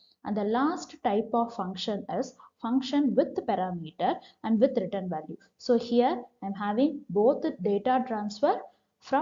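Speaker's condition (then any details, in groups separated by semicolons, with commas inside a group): No condition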